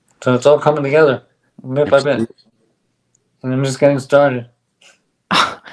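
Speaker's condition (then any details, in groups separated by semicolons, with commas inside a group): ALS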